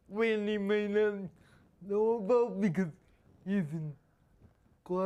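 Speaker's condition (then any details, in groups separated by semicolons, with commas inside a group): Spastic quadriplegia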